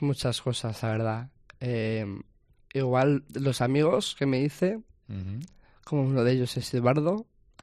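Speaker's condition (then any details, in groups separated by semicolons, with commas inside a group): Down syndrome; trisomy 21, extra copy of chromosome 21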